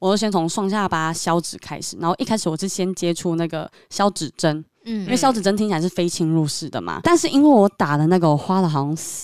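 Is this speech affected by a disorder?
Yes: cleft lip and palate, submucous cleft palate.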